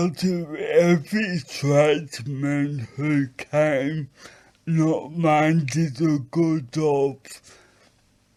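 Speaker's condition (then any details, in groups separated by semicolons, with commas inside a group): Acquired brain injury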